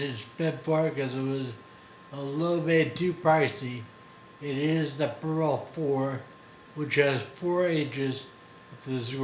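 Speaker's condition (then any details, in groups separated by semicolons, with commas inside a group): Friedreich's ataxia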